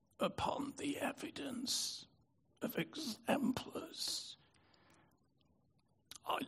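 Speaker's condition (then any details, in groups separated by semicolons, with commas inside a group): Spasmodic dystonia; affected voice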